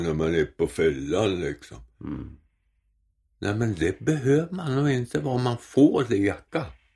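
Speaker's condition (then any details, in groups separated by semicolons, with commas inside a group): Tongue cancer; constant sore feeling in mouth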